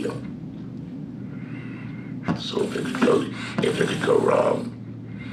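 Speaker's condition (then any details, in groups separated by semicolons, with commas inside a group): Laryngectomy after head and neck cancer; head and neck cancer, laryngectomy after failed radiation, two flap reconstructions; after laryngectomy following failed radiation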